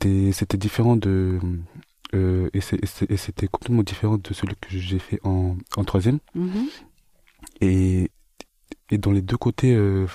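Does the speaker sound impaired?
Yes: stuttering; stuttering since age 12 to 13, start of 5e in collège; still stutters, partly hides it, especially with new people; stutter fully returned under grand oral pressure, eased after Mayotte trip, varies over time; here repeated sounds.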